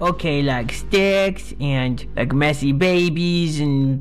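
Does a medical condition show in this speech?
No.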